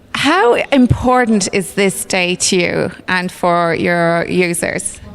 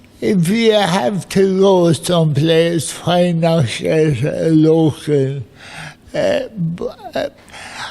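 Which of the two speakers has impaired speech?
The second: cerebral palsy.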